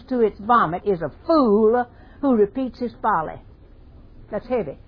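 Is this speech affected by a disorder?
No.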